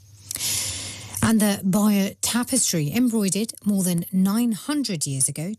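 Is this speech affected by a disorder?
No.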